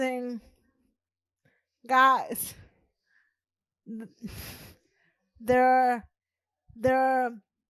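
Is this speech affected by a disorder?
Yes: cerebral palsy; present from birth.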